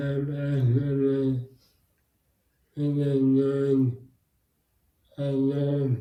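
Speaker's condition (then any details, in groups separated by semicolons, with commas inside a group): Bulbar and upper limb MND; bulbar and upper limb onset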